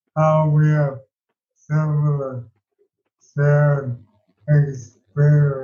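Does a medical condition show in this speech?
Yes: ALS.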